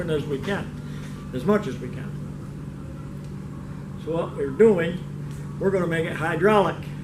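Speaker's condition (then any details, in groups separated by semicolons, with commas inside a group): No condition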